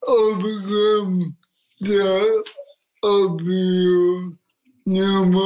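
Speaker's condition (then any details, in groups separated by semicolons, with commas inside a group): Cerebral palsy; gets around in a walker, adapted wheelchair boxer; short simple sentences, manager Sean Morris repeats and rephrases answers for listeners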